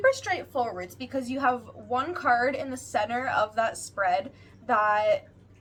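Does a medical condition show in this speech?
No.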